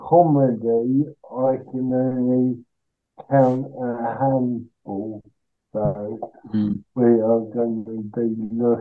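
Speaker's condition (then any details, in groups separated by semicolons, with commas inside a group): Cerebral palsy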